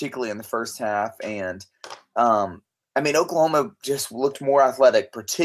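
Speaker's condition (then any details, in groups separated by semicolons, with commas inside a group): No condition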